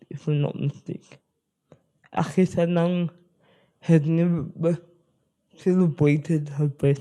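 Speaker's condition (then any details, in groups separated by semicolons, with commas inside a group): Spastic cerebral palsy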